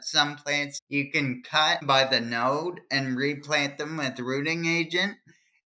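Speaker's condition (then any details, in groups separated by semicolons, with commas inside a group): Cerebral palsy; from birth, brain injury from oxygen loss at fast birth, trouble remembering multiple tasks, hand movement and writing difficulty; plant work at MacArthur's nursery as therapy for hand movements and writing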